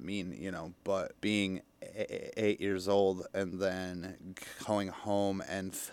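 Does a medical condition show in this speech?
Yes: stutter; stutter since young childhood, speech help stopped around age 11 or 12, therapy, 12-step programs, now sober; still stutters, public speaking still hard, sounded fluent on air, feels safe in studio; stutters on f of furniture mover, no stutter when drunk, cares less when feeling safe; here prolonged sounds, blocks.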